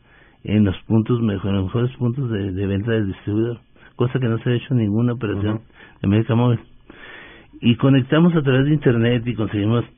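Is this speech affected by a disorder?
Yes: Parkinson's disease; stooped posture at times, loss of strength, walking, running and tennis prescribed by neurologist; under neurologist care, seen last week; voice sometimes trembles, sometimes not understood at all.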